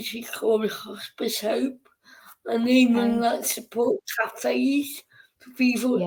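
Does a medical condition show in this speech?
Yes: cerebral palsy.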